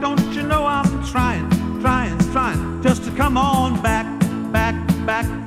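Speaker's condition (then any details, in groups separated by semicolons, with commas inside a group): No condition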